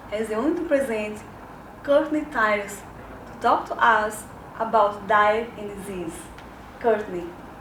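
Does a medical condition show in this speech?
No.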